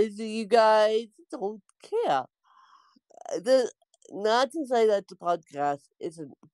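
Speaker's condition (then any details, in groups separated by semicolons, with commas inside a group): Cerebral palsy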